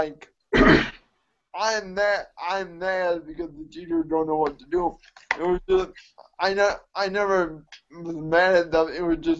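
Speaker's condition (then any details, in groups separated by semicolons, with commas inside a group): Cerebral palsy; mixed quadriplegia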